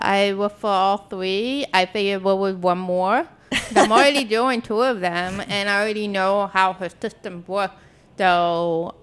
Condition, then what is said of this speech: Deafness. I can still speak really well because I had 10 years of speech therapy.